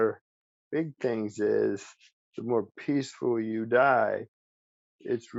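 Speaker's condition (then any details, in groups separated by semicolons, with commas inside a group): ALS; speech still preserved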